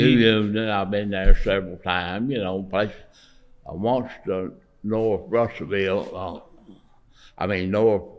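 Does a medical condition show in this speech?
Yes: Parkinson's.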